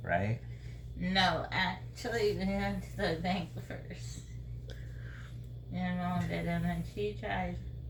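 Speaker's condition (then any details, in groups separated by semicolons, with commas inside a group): Dystonia; 18p deletion, left arm affected, head moves side to side; DBS surgery scheduled, left arm symptom visible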